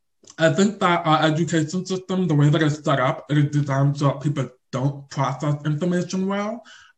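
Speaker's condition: Deaf or hard of hearing; invisible deafness

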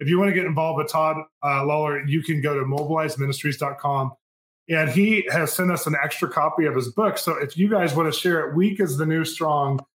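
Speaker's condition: No condition

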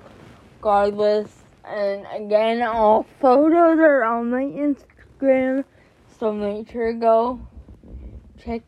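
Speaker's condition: Cerebral palsy; anxiety since 7th grade worsened it

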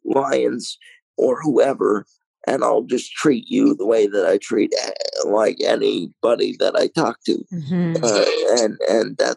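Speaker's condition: Cerebral palsy, mild

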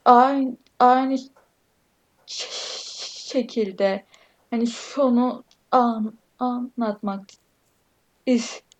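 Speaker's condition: Stuttering; other stutterers in family, attends stuttering self-help groups; stuttering a lot during recording; frequent part-word and syllable repetitions, fillers, heavy stuttering; repeated sounds, prolonged sounds

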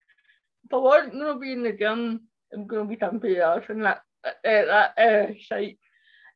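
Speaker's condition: Cerebral palsy; speech impairment

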